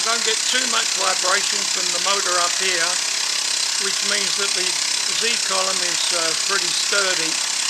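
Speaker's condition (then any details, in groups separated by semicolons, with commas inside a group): No condition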